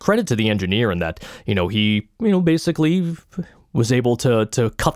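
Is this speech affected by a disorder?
No.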